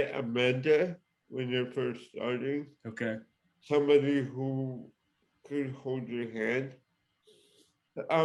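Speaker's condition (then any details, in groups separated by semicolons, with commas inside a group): Cerebral palsy; present from birth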